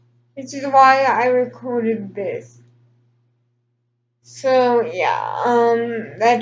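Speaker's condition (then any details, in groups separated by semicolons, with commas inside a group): Cerebral palsy, dystonic hemiplegia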